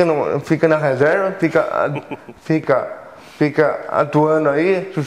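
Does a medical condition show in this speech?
Yes: cerebral palsy.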